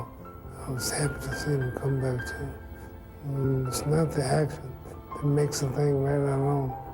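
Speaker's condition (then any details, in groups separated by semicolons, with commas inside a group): Parkinson's syndrome; sometimes slurred speech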